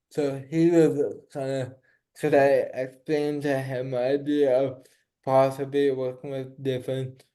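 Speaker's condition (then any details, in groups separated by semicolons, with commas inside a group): Cerebral palsy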